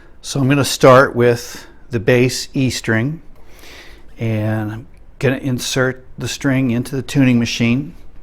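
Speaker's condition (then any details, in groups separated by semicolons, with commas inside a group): No condition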